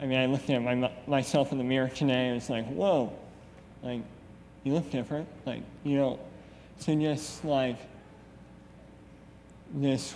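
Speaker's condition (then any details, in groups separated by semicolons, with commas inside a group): Cleft lip; congenital, over 20 corrective surgeries, 12 years of braces; just finished major surgery, face expected to change; attended speech therapy during school, leaving school for a few hours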